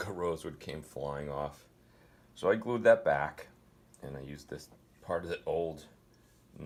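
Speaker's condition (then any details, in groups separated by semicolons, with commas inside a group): No condition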